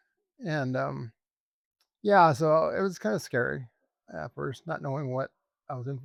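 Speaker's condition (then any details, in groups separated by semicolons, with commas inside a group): ALS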